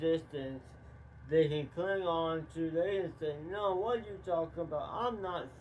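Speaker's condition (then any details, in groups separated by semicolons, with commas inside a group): Tongue cancer surgery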